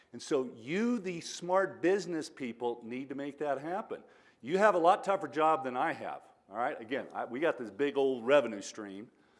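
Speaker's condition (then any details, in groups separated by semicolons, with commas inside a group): No condition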